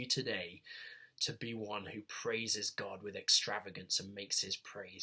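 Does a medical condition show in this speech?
No.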